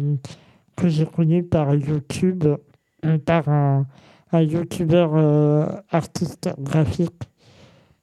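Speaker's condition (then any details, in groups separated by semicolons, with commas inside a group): Congenital muscular dystrophy; present from birth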